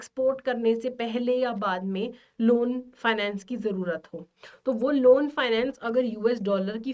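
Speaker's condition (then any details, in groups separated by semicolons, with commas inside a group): No condition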